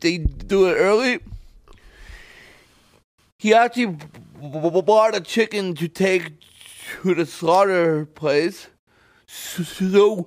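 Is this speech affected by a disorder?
Yes: stuttering; uses stutter in stand-up, studies Anthony Jeselnik repeating phrases twice for emphasis; here prolonged sounds.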